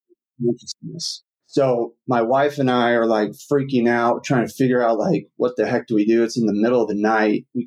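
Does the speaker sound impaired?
No.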